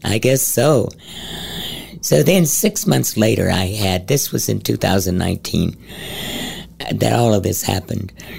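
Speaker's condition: Head and neck cancer, stage 4, into voice box; voice a little scratchy, never needed shots to swallow during chemotherapy

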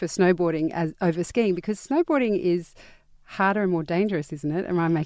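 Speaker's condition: No condition

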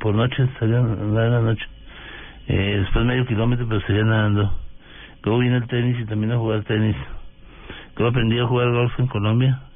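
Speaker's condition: Parkinson's disease; voice trembles at times, neurologist-prescribed walking, running and tennis

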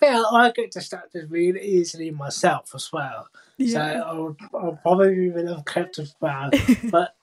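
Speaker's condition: Cerebral palsy, profound hearing loss; primary school speech and language therapy

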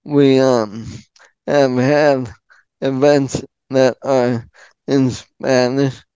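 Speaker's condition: ALS; frequent throat clearing

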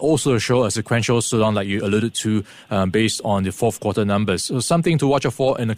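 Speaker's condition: No condition

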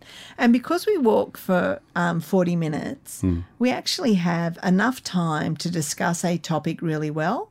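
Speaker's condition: No condition

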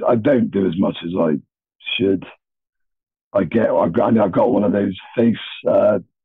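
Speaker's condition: No vocal cords after airway collapse; Pfeiffer syndrome, tracheostomy at 6-8, airway collapse took vocal cords, rib cartilage airway rebuild, ~250 operations; told may never speak again, childhood speech therapy, voice never broke, Bristolian accent, childhood croup, heavy breathing

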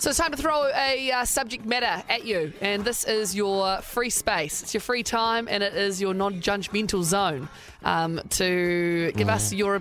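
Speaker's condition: No condition

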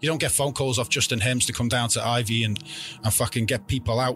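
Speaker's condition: No condition

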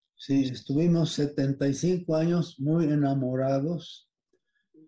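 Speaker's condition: Parkinson's disease; fairly controlled

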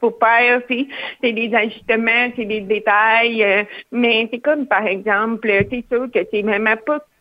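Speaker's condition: Hearing loss, cochlear implant; uses interpreters and special education support, relies on lip reading, masks hinder understanding

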